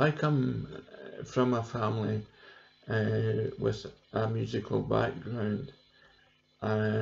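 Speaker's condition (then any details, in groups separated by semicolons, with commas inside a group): Cerebral palsy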